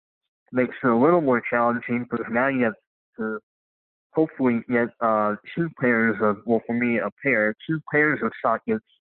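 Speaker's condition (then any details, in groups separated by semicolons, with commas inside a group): Cleft lip and palate; uses leg prostheses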